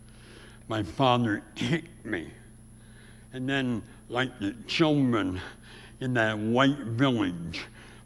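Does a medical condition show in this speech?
Yes: severe speech impediment; from early childhood, could not talk at all as young child, first operation in North Dakota hospital; white woman taught tongue movement, chewing food and speaking, impediment heard on radio.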